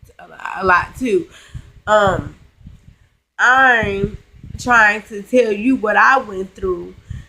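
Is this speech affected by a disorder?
Yes: cerebral palsy, spastic.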